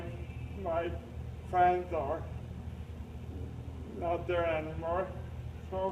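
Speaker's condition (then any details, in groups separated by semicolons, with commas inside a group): Cerebral palsy; uses a lift for transfers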